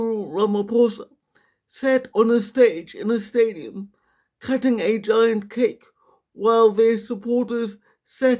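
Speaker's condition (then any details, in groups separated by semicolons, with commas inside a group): Quadriplegic cerebral palsy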